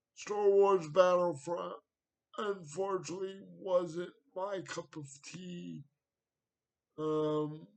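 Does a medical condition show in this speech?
Yes: cerebral palsy.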